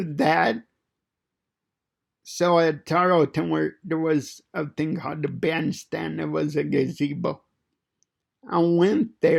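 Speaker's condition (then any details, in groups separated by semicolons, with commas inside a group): Cerebral palsy; fine motor impairment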